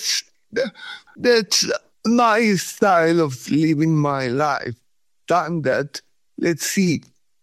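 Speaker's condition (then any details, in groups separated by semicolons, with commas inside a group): Cerebral palsy; from birth, no breathing first 40 minutes at birth, feet opposite of Charlie Chaplin, body shaking 40 years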